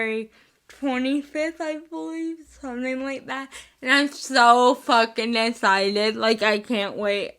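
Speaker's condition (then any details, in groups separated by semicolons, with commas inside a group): Spastic cerebral palsy, mixed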